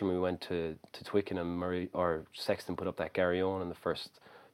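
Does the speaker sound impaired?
No.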